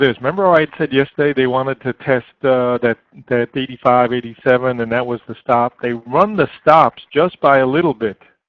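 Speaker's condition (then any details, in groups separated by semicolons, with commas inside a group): No condition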